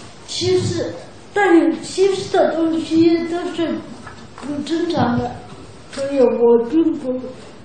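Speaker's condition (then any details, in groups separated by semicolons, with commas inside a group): Cerebral palsy; cerebral palsy from birth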